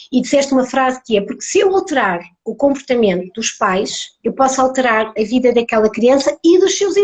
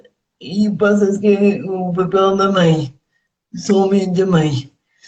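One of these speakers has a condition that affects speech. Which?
The second: cerebral palsy; mainly motor disability; age 51; speech affected.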